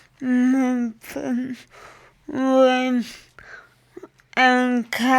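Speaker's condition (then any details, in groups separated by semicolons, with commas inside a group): Cerebral palsy; from birth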